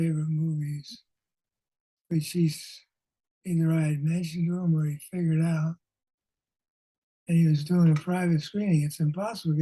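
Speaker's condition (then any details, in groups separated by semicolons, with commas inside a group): Parkinson's disease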